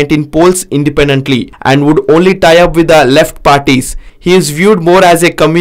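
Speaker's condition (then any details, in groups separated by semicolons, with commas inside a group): No condition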